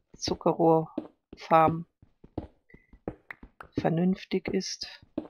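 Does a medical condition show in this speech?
No.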